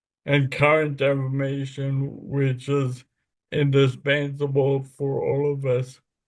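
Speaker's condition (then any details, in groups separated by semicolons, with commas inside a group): Friedreich's ataxia; spasticity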